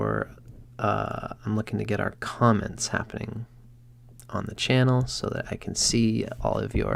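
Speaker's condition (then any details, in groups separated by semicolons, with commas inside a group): No condition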